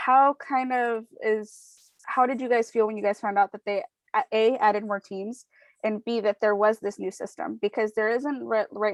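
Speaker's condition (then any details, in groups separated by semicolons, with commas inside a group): No condition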